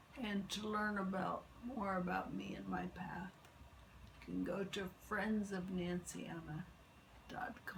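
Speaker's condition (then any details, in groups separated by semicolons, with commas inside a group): Multiple sclerosis; legs and arms affected; wheelchair, cannot move legs or arms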